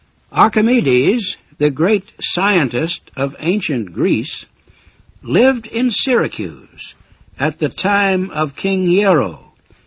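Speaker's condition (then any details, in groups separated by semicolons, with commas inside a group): No condition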